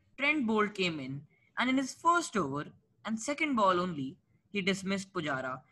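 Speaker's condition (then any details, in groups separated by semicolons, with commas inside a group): No condition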